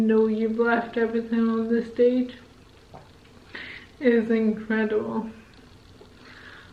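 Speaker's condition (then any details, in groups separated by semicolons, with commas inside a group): Motor neurone disease; onset in left hand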